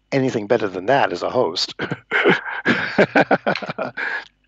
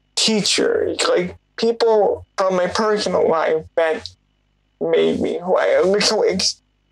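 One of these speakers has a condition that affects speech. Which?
The second: cerebral palsy; physical disability; voice sometimes sounds childlike.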